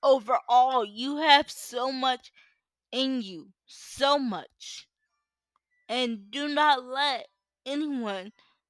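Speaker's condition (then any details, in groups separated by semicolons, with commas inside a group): Cerebral palsy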